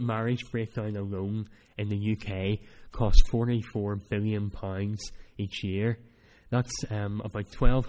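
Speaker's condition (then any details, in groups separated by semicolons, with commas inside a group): Cleft palate; cleft palate since childhood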